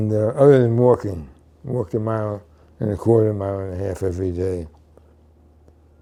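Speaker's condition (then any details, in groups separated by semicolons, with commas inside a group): Parkinson's disease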